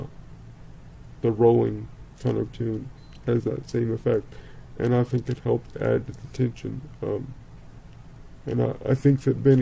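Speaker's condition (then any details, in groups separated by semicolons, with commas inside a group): Cerebral palsy; speaks relatively well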